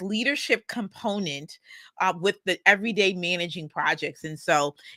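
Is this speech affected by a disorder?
No.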